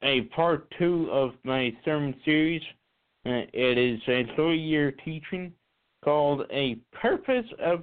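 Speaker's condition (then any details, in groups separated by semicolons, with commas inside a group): Cerebral palsy; cannot be hidden when acting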